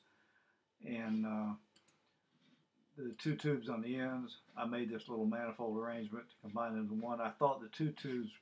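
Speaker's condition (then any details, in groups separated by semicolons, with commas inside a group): No condition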